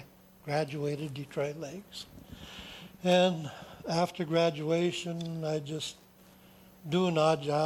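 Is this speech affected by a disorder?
No.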